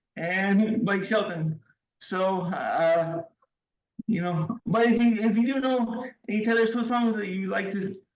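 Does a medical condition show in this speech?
Yes: cerebral palsy, severe; wheelchair user.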